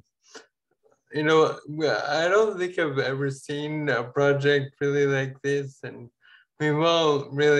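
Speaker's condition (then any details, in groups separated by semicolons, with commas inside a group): Ataxia; falls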